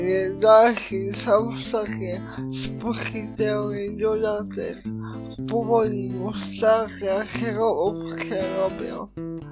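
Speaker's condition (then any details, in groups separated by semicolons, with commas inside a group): Cerebral palsy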